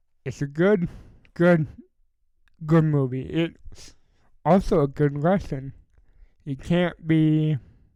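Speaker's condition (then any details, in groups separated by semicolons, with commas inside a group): Cerebral palsy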